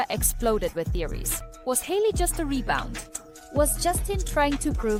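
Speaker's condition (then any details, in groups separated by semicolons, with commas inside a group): No condition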